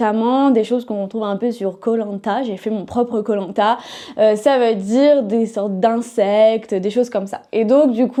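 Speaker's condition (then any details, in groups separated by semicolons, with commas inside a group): No condition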